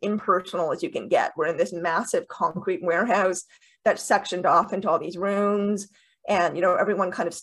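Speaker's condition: Deafness with cochlear implants

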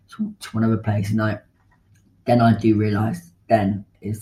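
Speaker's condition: Stammer; varies by day and listener, not as bad as some others'; age 14, puts 'the' before words as habit for about a year, breathes and relaxes on bad days; stammered many times reading aloud in year 6, later made up words instead of reading; repeated sounds

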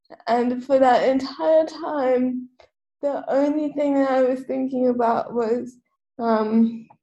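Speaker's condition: Cerebral palsy; quadriplegic

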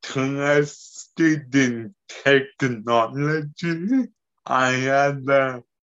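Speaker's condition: Cerebellar and spinal ataxia; ataxia affects speech

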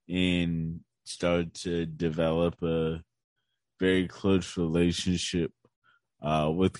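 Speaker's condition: Cerebral palsy; right side weaker than left

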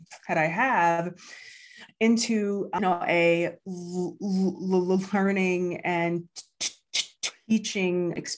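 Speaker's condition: Stuttering; lifelong stutter since grade school, past speech therapy, public speaking since 2014 as fear exposure; public speaking for about 5 years, taken up to face fear of talking; fluency varies day to day, some days very fluent, others not, worries about being understood; repeated sounds, prolonged sounds, blocks

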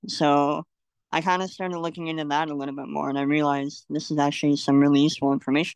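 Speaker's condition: Cleft lip and palate; congenital

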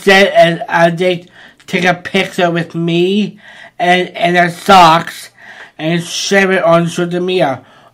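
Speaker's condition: Down syndrome; short answers, some grammatical errors, learning to say longer words like philanthropist

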